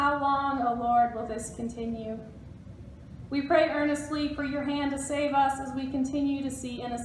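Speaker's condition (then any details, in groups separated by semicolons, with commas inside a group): No condition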